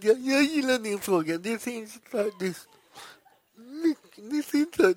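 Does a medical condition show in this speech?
Yes: cerebral palsy; poor balance.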